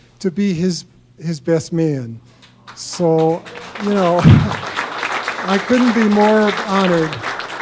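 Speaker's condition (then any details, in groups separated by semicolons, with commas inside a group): No condition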